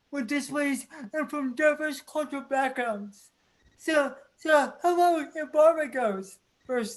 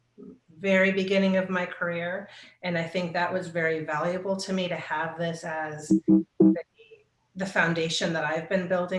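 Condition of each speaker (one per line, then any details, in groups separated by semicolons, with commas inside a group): Cerebral palsy; from birth
No condition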